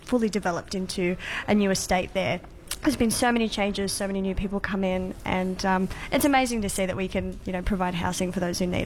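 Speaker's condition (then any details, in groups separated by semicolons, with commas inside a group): Cleft palate; congenital cleft palate, no roof of mouth, childhood support from Variety children's charity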